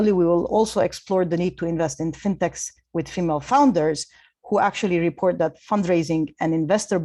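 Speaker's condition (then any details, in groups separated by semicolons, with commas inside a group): No condition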